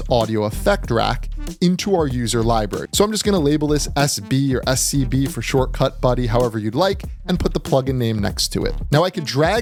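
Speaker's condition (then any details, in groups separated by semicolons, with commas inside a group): No condition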